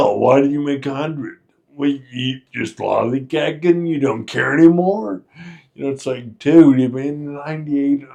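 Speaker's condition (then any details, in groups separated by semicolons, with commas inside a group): Friedreich's ataxia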